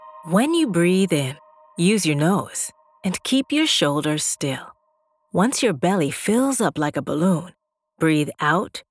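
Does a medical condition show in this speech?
No.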